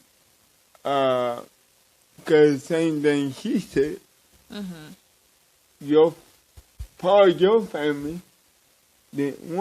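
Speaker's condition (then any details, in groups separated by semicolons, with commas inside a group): Cerebral palsy; from birth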